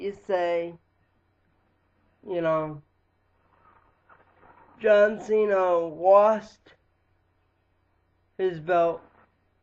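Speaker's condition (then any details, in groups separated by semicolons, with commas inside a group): Cerebral palsy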